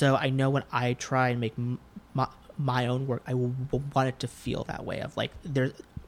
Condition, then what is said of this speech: Stuttering. But there's moments where you'll have to say things unplanned.